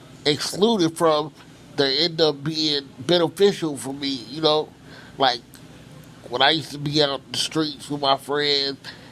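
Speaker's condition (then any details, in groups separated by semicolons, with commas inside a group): Cerebral palsy; from birth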